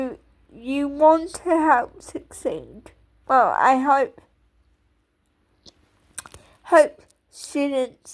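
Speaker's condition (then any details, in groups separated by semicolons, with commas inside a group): Cerebral palsy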